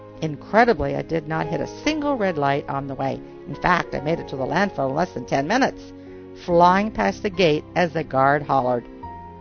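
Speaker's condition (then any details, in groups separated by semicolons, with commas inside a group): No condition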